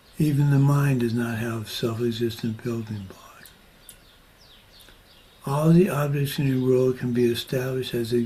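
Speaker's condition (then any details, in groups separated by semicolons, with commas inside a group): Parkinson's disease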